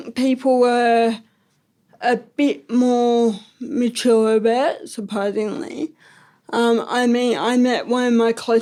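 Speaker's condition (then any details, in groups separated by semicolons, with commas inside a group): Ataxic cerebral palsy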